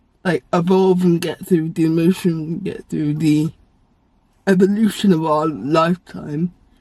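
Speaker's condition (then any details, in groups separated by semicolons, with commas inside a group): Cerebral palsy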